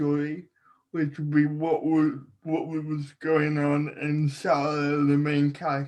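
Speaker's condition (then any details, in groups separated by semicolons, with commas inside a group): Cerebral palsy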